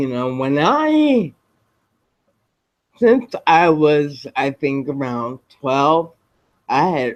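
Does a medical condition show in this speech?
Yes: spinocerebellar ataxia type 7, SCA7; diagnosed several years ago, no wheelchair.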